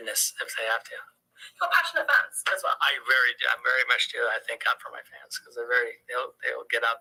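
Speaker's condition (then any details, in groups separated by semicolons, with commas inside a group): No condition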